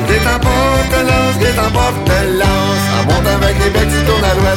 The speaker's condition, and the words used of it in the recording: No condition.